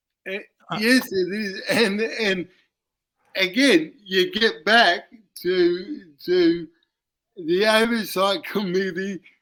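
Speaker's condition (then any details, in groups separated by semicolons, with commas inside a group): Cerebral palsy; uses wheelchair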